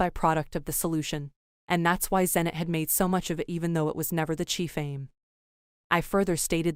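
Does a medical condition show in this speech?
No.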